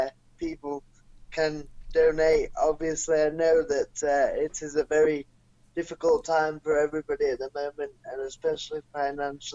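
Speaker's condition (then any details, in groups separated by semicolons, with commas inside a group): Cerebral palsy; non-progressive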